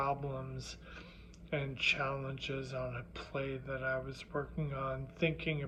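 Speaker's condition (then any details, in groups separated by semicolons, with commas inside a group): Primary lateral sclerosis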